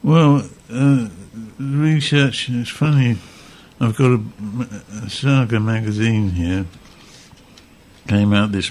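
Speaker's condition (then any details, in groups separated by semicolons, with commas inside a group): Parkinson's; Parkinson's diagnosed at age 78, tremor, joint stiffness, progressive; 7 years since diagnosis, nearly 85, Madopar three times daily, Mirapexin, worsening yearly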